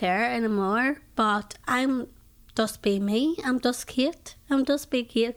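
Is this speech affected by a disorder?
Yes: Down syndrome; diagnosed by doctor, early warning she might never talk or walk; age 21; early prediction she might never talk, now speaks publicly, including at UN in Geneva.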